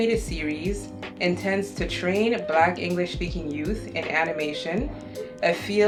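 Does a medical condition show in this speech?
No.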